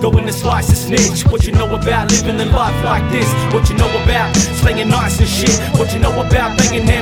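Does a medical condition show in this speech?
No.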